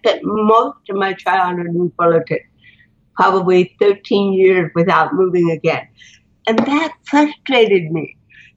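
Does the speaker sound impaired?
Yes: cerebral palsy; spinal cord and neck surgery.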